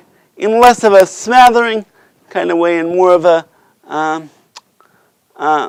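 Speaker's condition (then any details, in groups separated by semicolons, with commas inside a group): Cerebral palsy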